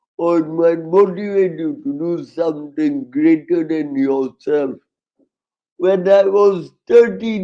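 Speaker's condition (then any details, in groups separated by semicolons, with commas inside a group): Cerebral palsy, severe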